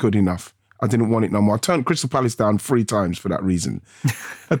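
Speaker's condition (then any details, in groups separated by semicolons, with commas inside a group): No condition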